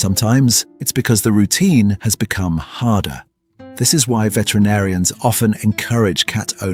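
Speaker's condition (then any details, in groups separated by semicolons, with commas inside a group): No condition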